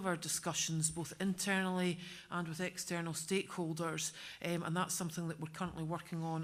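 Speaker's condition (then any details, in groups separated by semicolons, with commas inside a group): No condition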